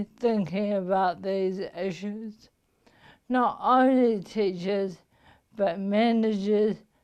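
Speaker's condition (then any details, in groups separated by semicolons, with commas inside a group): Motor neuron disease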